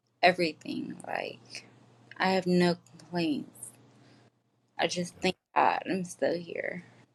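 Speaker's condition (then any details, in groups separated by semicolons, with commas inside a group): Traumatic brain injury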